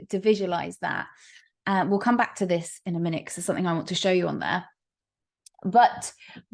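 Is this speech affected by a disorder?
No.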